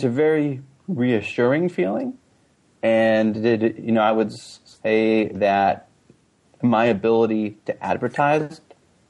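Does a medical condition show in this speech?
Yes: stuttering; formerly on receiving end of stuttering support groups, NSA local chapters; talks more freely about and advertises stuttering, less ashamed since joining Stutter Social hangouts; here prolonged sounds.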